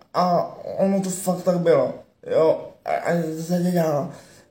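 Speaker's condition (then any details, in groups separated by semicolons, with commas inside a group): Cerebral palsy; from birth, whole-body muscle cramps, poor selective muscle control; kratom for pain and spasms, spasms milder, less frequent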